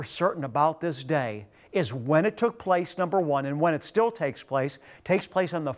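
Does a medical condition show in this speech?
No.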